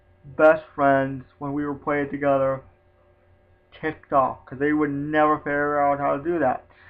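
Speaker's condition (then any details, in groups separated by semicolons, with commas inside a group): Spastic quadriplegic cerebral palsy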